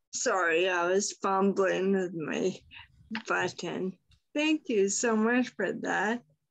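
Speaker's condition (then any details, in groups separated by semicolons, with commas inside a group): Friedreich's ataxia; diagnosed about 20 years ago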